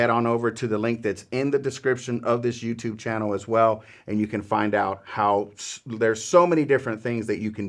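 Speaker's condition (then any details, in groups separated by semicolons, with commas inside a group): No condition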